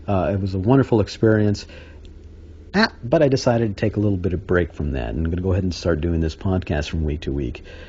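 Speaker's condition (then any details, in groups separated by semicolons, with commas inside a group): No condition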